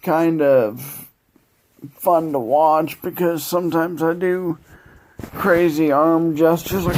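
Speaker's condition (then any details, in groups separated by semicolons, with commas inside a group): Multiple sclerosis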